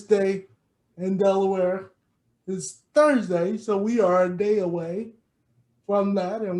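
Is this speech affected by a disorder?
Yes: cerebral palsy.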